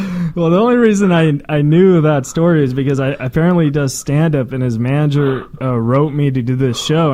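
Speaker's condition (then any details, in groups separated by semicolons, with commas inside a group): No condition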